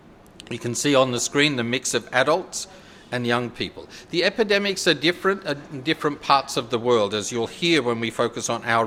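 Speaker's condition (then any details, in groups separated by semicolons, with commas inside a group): No condition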